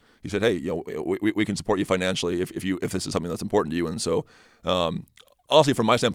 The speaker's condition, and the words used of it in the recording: Stuttering. I feel more confident, and when I'm more confident, I feel like I stutter less.